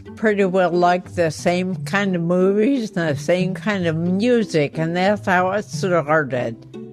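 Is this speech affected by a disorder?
Yes: ataxia; progressive, affects motor skills and voice.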